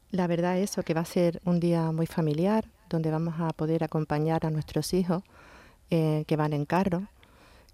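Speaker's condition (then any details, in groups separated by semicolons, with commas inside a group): No condition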